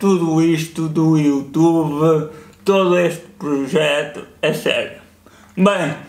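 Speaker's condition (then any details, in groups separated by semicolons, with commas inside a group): Cerebral palsy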